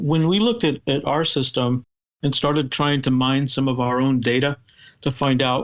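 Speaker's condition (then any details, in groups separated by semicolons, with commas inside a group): No condition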